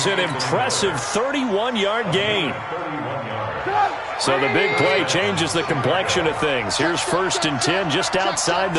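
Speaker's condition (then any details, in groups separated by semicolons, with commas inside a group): No condition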